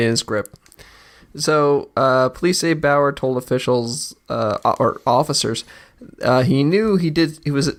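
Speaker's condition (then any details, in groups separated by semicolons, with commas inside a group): No condition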